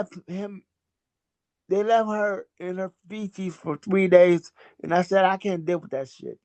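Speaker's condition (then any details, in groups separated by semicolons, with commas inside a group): Cerebral palsy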